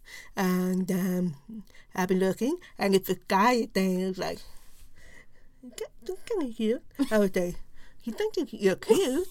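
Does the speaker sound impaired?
Yes: profound deafness; profound deafness left ear, total deafness right ear, diagnosed age 3, hearing aid, no cochlear implant; wears hearing aid, which helps, gets some noise, relies on lip-reading for words to make sense; learned to speak and lip-read in early oral pre-preschool program, encouraged to speak, mainstreamed.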